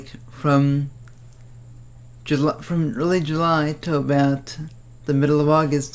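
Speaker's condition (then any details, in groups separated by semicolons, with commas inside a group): Cerebral palsy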